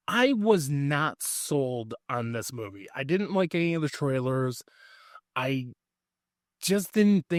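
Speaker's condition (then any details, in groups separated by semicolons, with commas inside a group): No condition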